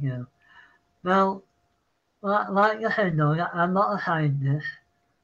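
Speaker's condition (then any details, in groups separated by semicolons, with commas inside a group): Parkinson's; citing Parkinson's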